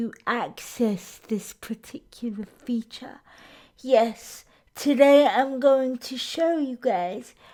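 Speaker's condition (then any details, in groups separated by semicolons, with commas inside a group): Cerebral palsy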